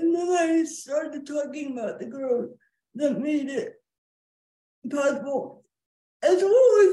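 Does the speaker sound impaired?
Yes: cerebral palsy, quadriplegia; self-described clear voice, dry throat during talk, hosts want to understand better.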